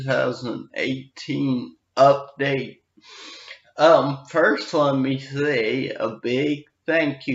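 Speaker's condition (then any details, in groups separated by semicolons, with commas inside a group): Brain injury with dysarthria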